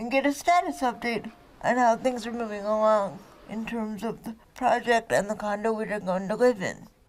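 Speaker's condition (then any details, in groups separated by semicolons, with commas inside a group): Spastic quadriplegic cerebral palsy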